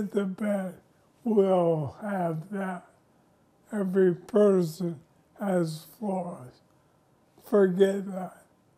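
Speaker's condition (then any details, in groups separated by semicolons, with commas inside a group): ALS; onset in hands; listeners can tell something is not right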